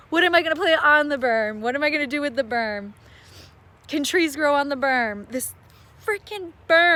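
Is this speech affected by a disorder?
No.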